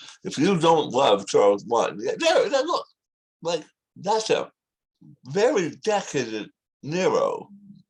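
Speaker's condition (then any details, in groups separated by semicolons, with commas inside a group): Tongue cancer surgery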